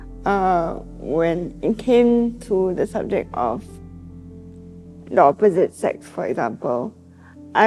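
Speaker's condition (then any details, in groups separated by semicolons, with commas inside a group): Cerebral palsy; swallowing very hard in past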